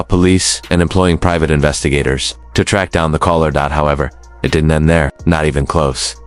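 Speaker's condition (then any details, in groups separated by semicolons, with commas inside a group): No condition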